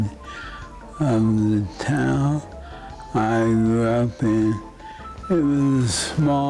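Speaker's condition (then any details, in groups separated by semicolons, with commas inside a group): Parkinson's disease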